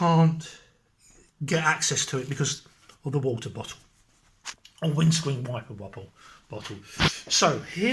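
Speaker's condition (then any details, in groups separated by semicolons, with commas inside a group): No condition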